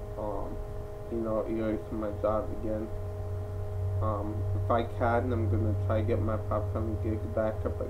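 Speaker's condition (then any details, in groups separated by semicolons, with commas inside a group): Cerebral palsy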